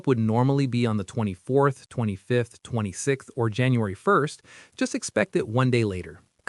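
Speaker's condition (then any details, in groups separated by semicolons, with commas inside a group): No condition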